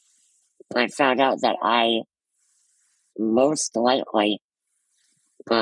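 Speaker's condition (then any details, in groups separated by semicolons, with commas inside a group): Muscular dystrophy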